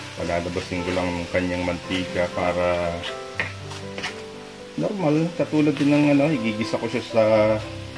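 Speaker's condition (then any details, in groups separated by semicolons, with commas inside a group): No condition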